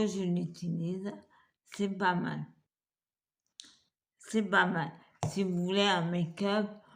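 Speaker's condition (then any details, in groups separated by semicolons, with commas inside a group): Multiple sclerosis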